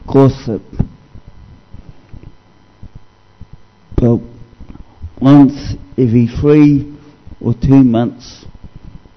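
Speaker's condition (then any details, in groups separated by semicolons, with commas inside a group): Cerebral palsy; discovered at age 2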